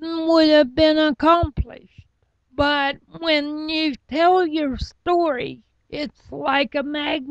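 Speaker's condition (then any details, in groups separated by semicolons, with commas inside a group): Cerebral palsy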